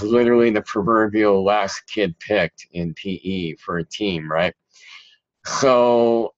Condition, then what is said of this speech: Cleft palate. And I have a speech impediment that I still have.